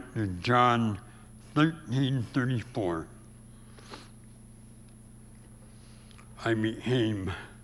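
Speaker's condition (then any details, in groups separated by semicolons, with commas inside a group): Severe speech impediment; about age 84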